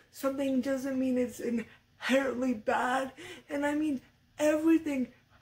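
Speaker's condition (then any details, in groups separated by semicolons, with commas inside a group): Cerebral palsy, severe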